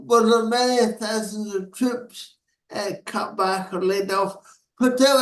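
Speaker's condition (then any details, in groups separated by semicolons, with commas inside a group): Cerebral palsy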